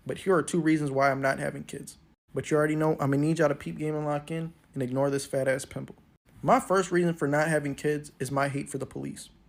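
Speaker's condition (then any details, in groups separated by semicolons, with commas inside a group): No condition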